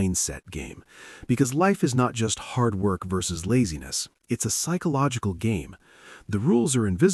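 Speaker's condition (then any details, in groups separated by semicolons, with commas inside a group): No condition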